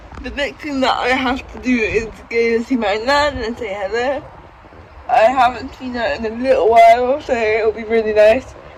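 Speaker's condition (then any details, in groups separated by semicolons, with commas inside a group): Cerebral palsy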